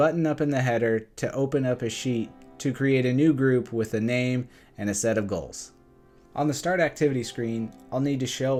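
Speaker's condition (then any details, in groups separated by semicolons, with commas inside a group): No condition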